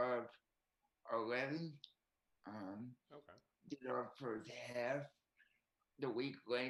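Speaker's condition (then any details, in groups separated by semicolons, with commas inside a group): Cerebral palsy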